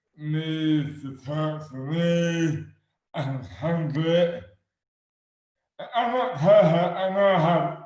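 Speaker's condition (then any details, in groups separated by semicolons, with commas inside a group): Dystonia; affects hands and speech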